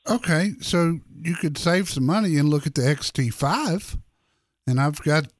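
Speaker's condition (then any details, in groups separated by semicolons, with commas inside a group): No condition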